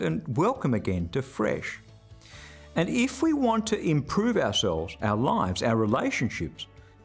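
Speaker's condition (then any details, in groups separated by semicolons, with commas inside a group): No condition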